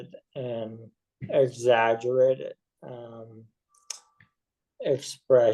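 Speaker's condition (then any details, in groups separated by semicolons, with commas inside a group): ALS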